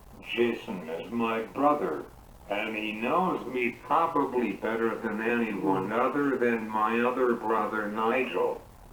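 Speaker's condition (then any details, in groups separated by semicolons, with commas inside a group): Cerebral palsy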